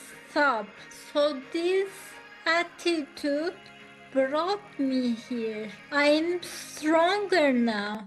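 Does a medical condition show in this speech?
Yes: acquired ataxia.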